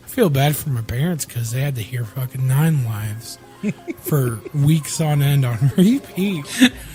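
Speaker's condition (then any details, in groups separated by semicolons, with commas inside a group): No condition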